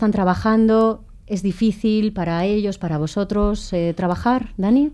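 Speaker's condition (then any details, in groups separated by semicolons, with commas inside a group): No condition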